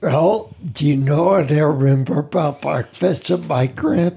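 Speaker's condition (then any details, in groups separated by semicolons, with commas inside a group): Spinocerebellar ataxia; rare neuromuscular disease, mobility challenged, disabilities for over 20 years, seen by neurologist; speech impediment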